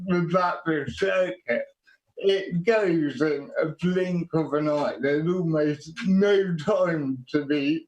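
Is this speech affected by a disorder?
Yes: quadriplegic cerebral palsy.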